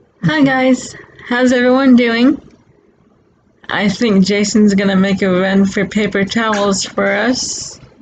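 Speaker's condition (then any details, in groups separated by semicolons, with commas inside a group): Cerebral palsy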